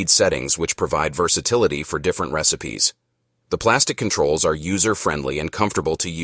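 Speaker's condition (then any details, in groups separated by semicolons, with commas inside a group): No condition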